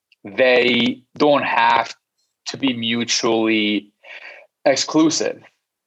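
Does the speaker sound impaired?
Yes: stutter; stutter since childhood, stutters in six languages: English, French, Spanish, Arabic, Portuguese, Armenian; audible stutter during interview; no stuttering when singing, avoided speaking for years out of fear, later joined Toastmasters and debating club; here blocks.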